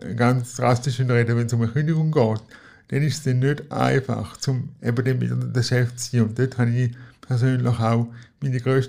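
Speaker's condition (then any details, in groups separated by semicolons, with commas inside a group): Cerebral palsy; wheelchair user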